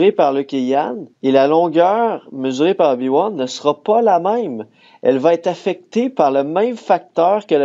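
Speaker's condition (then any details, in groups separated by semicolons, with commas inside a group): No condition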